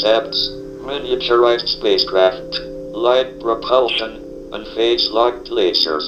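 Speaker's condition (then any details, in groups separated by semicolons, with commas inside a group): ALS, speech-generating device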